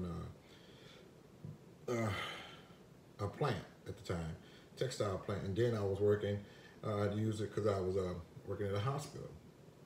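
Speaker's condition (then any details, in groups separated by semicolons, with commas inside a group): No condition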